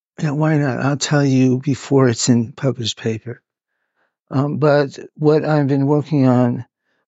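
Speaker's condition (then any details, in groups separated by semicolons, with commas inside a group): Parkinson's; hidden in early stages, now openly displayed; must move about during interview, reports not feeling very well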